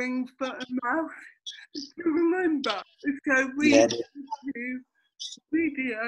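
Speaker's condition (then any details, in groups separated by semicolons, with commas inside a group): Cerebral palsy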